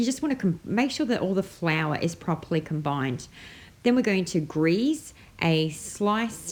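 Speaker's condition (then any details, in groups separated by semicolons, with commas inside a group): No condition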